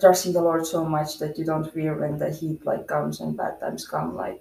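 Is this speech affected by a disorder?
No.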